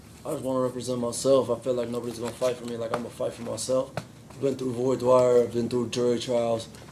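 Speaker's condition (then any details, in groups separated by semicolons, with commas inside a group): No condition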